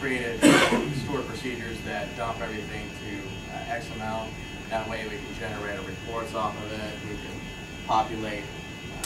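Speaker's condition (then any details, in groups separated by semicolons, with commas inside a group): No condition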